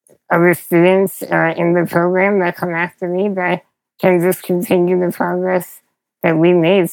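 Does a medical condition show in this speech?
Yes: spinal muscular atrophy; progressive, frequent childhood illness turning into pneumonia, over 100 hospital days in one year; needs help with all physical activities, use of only a couple fingers, power wheelchair, Dragon NaturallySpeaking.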